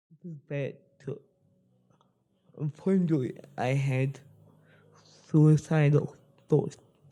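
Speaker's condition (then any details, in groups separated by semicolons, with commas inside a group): Spastic cerebral palsy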